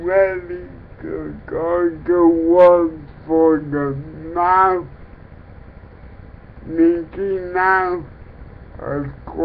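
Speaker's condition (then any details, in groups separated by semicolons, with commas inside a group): Cerebral palsy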